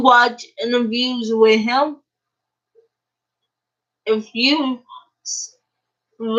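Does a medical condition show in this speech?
Yes: cerebral palsy; uses a wheelchair.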